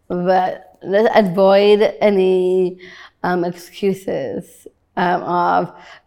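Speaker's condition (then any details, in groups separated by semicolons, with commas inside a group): Down syndrome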